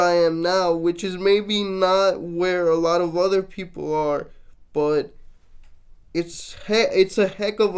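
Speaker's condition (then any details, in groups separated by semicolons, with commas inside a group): Cerebral palsy, mixed, mild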